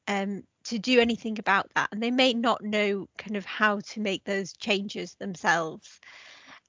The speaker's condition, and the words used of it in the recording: None; typical speech.